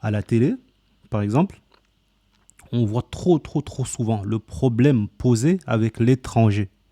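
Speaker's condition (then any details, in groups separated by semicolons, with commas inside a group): No condition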